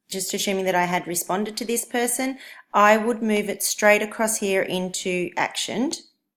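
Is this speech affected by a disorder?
No.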